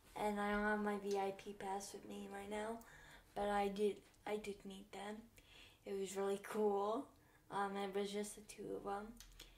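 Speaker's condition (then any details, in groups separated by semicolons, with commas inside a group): Cerebral palsy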